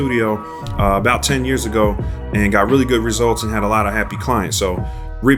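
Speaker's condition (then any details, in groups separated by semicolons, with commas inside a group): No condition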